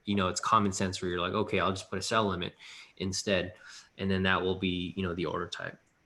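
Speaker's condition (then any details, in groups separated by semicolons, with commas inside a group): No condition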